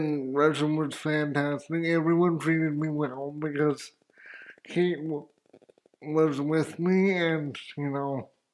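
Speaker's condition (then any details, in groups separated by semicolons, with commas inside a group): Cerebral palsy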